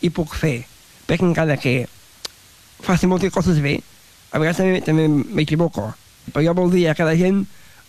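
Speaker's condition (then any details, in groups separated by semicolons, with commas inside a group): Down syndrome; extra chromosome, different pace of learning; very talkative, expresses self in own way and own words, dislikes being corrected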